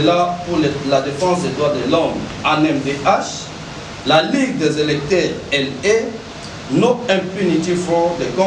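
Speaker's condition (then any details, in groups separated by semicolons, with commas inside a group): No condition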